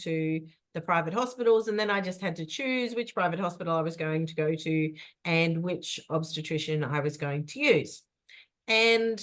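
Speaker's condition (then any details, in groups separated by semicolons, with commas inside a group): No condition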